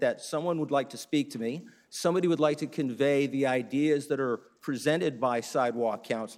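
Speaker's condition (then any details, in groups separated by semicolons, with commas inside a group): No condition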